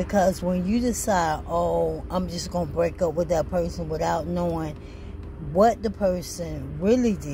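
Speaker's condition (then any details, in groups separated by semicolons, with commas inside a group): ALS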